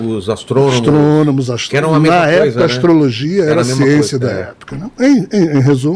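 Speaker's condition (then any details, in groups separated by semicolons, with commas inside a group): No condition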